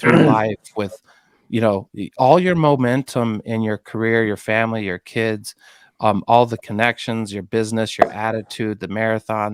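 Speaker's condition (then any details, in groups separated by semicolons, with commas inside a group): No condition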